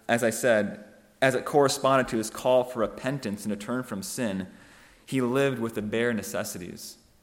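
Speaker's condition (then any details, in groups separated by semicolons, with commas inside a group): No condition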